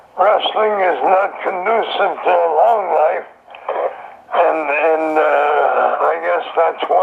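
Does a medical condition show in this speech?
Yes: throat cancer; survivor.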